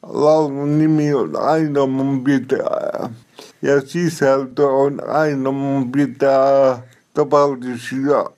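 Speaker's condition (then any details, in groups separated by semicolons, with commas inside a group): Cerebral palsy; somewhat unclear, self-described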